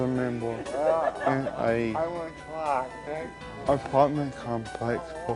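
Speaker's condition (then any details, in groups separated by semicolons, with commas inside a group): Cerebral palsy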